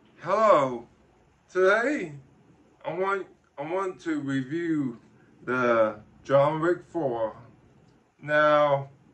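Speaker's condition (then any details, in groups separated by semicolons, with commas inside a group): Ataxic cerebral palsy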